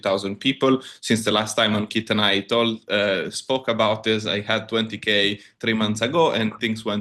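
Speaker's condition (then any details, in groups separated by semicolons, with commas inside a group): No condition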